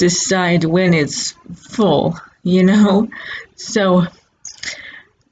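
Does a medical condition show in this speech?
Yes: cerebral palsy.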